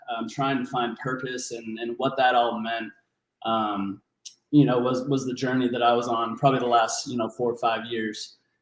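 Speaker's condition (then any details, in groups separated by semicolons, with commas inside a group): No condition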